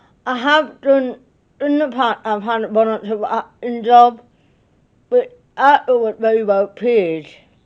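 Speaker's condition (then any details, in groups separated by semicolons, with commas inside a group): Cerebral palsy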